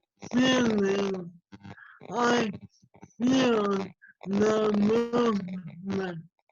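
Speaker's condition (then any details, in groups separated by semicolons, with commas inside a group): ALS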